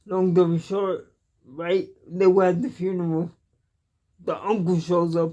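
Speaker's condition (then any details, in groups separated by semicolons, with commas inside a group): Cerebral palsy; cannot walk, uses wheelchair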